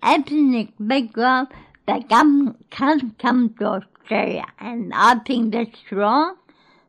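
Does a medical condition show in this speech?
Yes: cerebral palsy; speech problems when young, began talking after attending Gruella school.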